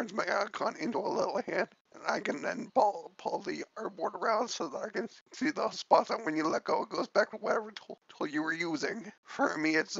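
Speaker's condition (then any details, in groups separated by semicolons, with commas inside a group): Cerebellar ataxia from brain tumour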